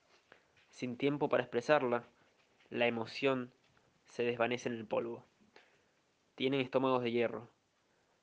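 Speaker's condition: No condition

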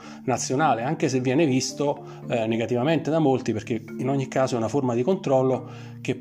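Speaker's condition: No condition

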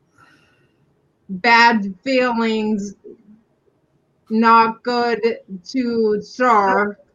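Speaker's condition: Aphasia after stroke; caused by stroke, one side not working, poor balance, cannot move hands, brain fog, custom AFO, knee brace; could not speak at first, no slurred speech at onset, improved with therapy, still affected, varies, cannot sing

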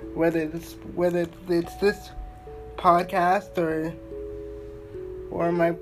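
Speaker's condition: Cerebral palsy; unable to walk

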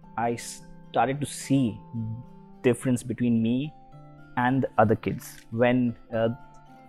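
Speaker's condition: Stammer; stammer since early childhood, noticed around 6-8 years old, feared ordering until 18, saw speech therapist; possible slight pauses, avoids saying name of condition; words with s hard, st very hard, gets stuck after t; prolonged sounds

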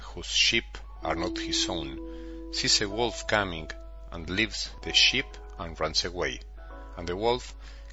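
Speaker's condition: No condition

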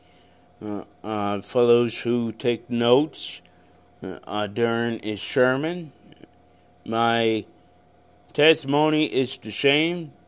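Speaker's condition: Cerebral palsy; congenital cerebral palsy

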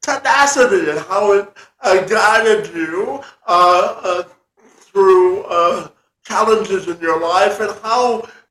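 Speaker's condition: Spastic quadriplegia cerebral palsy; spastic quadriplegic from birth, insufficient oxygen to legs, unable to walk unassisted, known since age 9

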